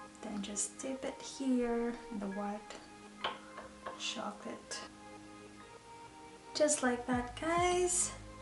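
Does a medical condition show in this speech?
No.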